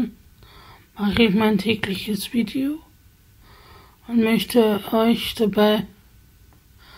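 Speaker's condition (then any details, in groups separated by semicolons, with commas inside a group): Spasticity from birth; multiple sclerosis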